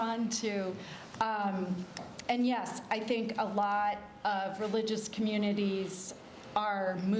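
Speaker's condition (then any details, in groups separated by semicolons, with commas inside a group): No condition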